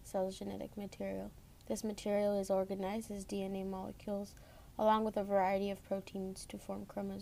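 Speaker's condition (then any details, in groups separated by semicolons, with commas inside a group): No condition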